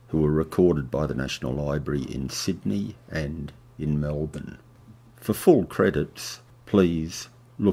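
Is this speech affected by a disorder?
No.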